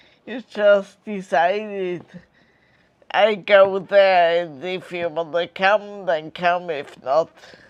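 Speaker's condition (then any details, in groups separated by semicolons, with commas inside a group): Multiple sclerosis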